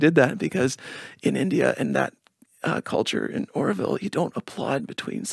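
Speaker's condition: Spasmodic dysphonia; onset age 18

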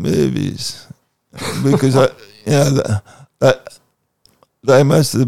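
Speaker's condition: Cerebral palsy

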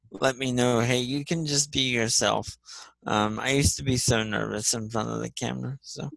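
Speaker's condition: Spastic cerebral palsy; off nearly all medications

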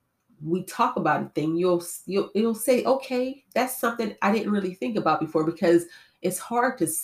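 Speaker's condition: No condition

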